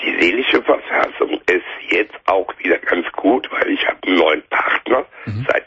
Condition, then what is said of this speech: Throat cancer. Daher sprichst du auch so heiser, etwas wie erkältet.